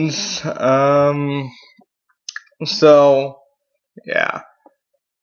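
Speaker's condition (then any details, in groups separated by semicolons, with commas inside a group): Cerebral palsy; mild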